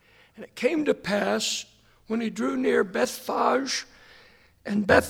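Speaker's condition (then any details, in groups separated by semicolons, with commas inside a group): Hoarseness after vocal cord surgery; hoarse voice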